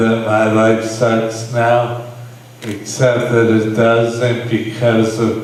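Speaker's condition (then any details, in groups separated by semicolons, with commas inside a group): Brain injury; breath runs short during sentences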